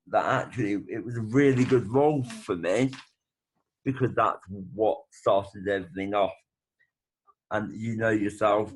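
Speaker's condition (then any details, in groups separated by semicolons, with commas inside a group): Brain bleed with facial paralysis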